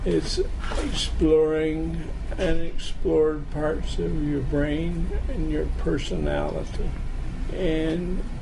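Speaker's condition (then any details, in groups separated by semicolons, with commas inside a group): Parkinson's disease; diagnosed at age 47; 12 years since diagnosis, steady decline, Rocksteady Boxing at Kokomo YMCA 3 years, improved flexibility, balance, gait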